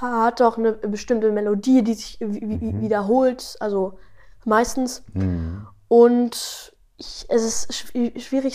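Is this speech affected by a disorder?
Yes: stuttering; none when singing with melody, present when rapping without melody; age 12, stuttering a lot in this conversation; stutters often, less in podcast flow or on liked topics, often speaks fast, better slower; here repeated sounds, prolonged sounds.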